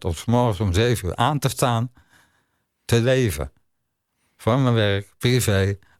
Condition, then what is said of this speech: ALS (motor neuron disease). Dat kost die energie, spieren zijn weg.